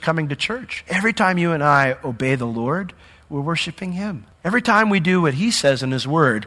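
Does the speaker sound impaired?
No.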